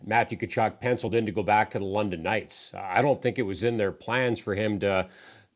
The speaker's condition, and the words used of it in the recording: None; typical speech.